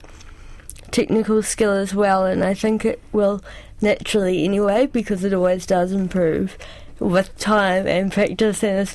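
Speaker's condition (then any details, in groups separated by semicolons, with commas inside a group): Cerebral palsy; cerebral palsy since childhood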